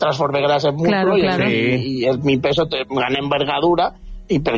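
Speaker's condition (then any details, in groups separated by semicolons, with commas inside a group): No condition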